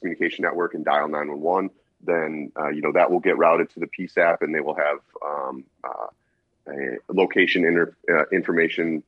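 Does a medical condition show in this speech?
No.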